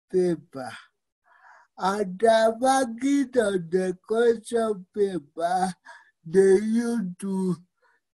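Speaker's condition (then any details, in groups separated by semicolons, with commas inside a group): Cerebral palsy; fine motor skill challenges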